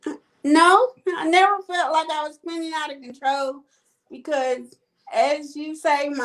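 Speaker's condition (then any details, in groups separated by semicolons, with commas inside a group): Cerebral palsy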